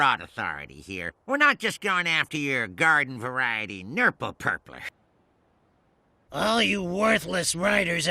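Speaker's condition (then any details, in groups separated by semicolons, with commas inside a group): No condition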